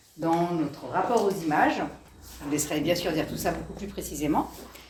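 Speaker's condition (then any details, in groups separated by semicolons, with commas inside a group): No condition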